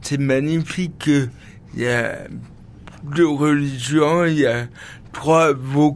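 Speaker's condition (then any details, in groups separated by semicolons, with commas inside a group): Cerebral palsy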